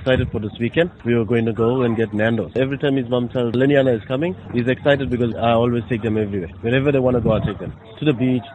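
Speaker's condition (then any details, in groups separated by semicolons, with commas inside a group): No condition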